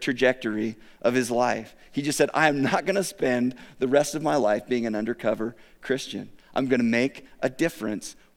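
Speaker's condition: No condition

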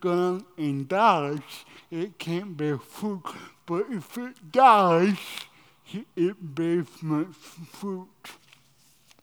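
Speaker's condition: Cerebral palsy

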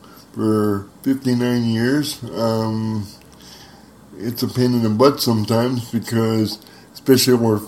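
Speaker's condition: Spastic cerebral palsy; worries about stuttering on some words, had speech therapy in school

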